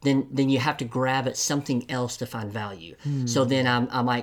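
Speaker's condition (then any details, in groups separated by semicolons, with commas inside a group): Cleft lip and palate; congenital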